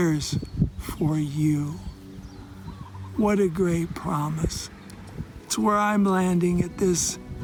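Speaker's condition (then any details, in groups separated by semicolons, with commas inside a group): ALS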